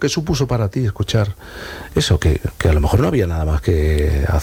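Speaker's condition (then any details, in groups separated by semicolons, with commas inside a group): No condition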